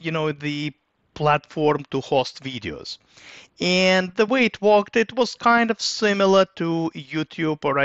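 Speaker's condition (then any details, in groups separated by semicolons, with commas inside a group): No condition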